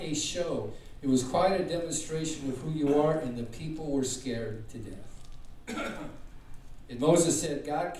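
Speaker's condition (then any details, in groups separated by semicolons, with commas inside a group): No condition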